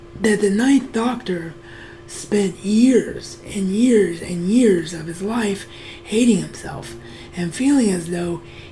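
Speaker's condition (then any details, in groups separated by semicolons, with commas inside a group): Cerebral palsy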